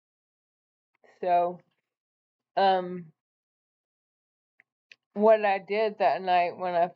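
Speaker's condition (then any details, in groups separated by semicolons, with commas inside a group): ALS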